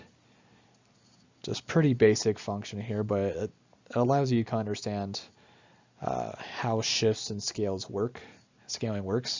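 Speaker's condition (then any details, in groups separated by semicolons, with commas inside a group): No condition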